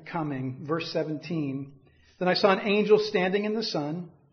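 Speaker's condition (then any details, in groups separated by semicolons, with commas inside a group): No condition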